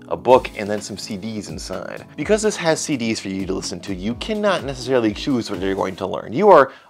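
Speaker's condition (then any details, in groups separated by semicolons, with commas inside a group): No condition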